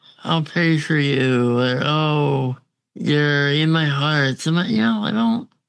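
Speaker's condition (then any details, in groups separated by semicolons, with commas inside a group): Congenital muscular dystrophy; uses ventilator, goes out downtown independently with ventilator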